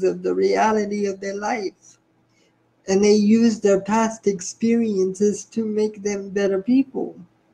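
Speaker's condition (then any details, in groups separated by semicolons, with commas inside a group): Spastic cerebral palsy; spastic quadriplegic, all four limbs including hands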